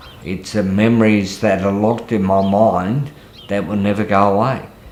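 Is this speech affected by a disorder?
Yes: multiple sclerosis; wheelchair.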